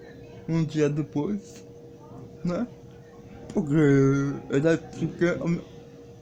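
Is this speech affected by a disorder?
Yes: cerebral palsy.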